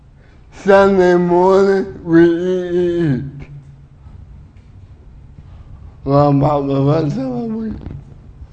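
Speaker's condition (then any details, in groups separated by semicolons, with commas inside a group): Cerebral palsy; uses wheelchair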